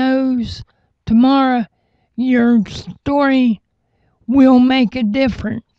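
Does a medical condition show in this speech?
Yes: cerebral palsy.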